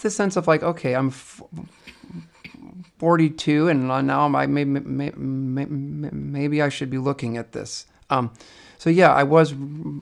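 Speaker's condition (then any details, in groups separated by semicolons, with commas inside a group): Stuttering; persistent adult stutter since childhood, fluency shaping then acceptance therapy, permanently worse after harsh therapist; aims to stutter better, deliberate stutters, prolongations, repetitions, recent ADHD diagnosis, medication helps notice own stuttering; blocks, lip modification to conceal stutter, very slow clinic speech fluent but rejected; repeated sounds, prolonged sounds, blocks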